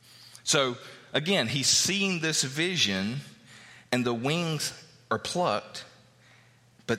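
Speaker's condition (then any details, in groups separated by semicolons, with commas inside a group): No condition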